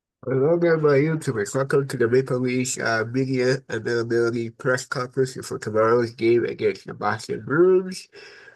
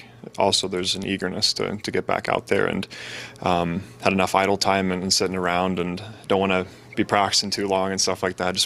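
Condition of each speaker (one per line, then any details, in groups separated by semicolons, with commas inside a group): Cerebral palsy; from birth, affects brain and body muscles
No condition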